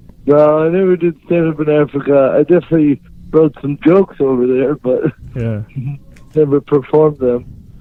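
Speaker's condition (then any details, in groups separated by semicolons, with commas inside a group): Cerebral palsy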